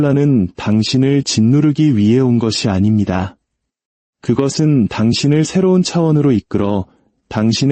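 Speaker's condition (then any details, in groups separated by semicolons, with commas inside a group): No condition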